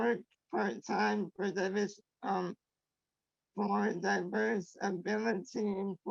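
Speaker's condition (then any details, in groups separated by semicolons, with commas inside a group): Traumatic brain injury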